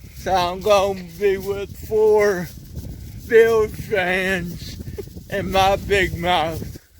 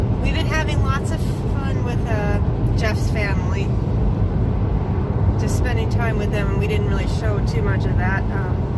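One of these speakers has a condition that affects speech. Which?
The first: cerebral palsy; impaired muscle coordination, brain damage; speech impairment, effortful words, abbreviations come out clearer.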